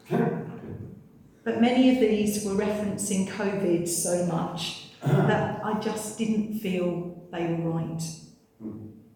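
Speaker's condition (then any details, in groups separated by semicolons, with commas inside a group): No condition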